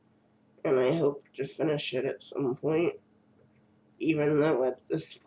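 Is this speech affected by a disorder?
Yes: cerebral palsy.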